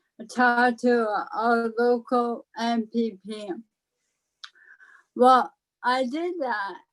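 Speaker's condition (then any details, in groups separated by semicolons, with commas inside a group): ALS; slight speech impairment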